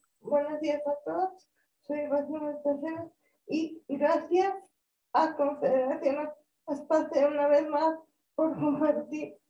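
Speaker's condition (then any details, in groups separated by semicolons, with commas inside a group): Cerebral palsy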